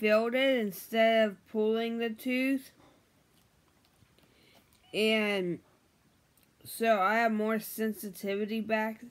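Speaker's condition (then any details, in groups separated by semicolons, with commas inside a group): Brain injury; memory problems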